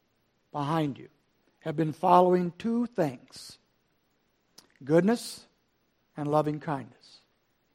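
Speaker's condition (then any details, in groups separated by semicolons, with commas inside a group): No condition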